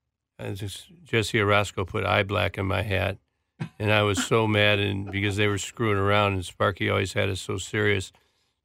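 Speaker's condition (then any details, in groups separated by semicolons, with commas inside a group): Parkinson's disease; 4 years since diagnosis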